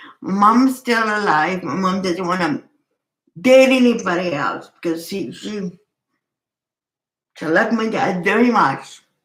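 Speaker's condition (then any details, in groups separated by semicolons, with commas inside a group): Cerebral palsy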